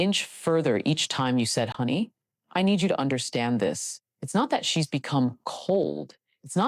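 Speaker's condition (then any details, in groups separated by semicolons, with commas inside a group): No condition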